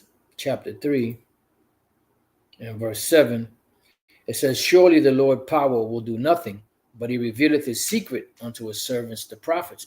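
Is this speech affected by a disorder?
No.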